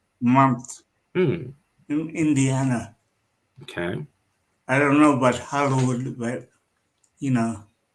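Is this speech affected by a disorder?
Yes: cerebral palsy.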